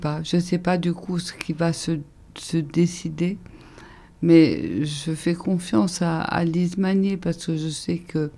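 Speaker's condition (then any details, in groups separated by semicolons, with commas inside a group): ALS (Charcot's disease); constant contractures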